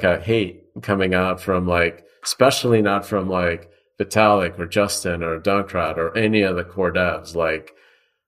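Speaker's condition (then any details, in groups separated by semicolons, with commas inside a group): No condition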